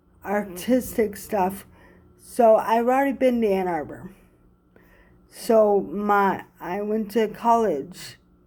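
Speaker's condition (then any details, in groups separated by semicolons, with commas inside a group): Cerebral palsy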